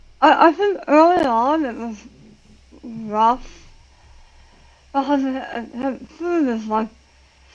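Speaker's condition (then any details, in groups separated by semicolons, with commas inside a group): Tongue cancer surgery; most of tongue removed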